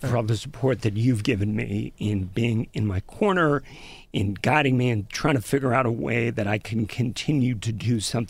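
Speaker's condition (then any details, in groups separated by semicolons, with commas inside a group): Spasmodic dysphonia; abductor form laryngeal dystonia, brainstem interference causing laryngeal muscle spasms, onset past few years, worsened by stress; Botox throat injections into vocal cord muscle from Andrew Blitzer, conservative dosing avoids airway closure; labored delivery, words slurring, lost range and inflection, runs out of breath, sounds near last breath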